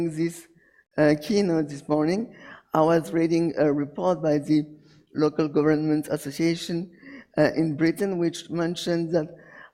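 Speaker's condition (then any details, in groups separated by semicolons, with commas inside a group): Cerebral palsy; premature birth, arms held up; weekly physiotherapy, very stiff without it; hyperventilates without physiotherapy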